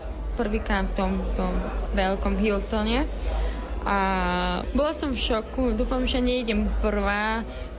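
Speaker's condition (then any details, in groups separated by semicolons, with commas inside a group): Deafness; born hearing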